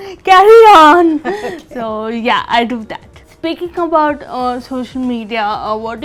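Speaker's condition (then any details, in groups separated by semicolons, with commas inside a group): Cerebral palsy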